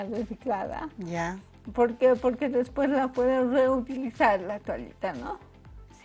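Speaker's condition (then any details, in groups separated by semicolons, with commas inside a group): Cerebral palsy; from birth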